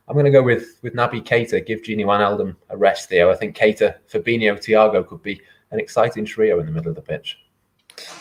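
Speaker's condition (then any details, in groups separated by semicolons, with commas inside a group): No condition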